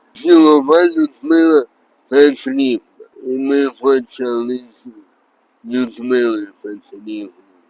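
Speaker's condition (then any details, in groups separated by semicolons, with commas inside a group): Traumatic brain injury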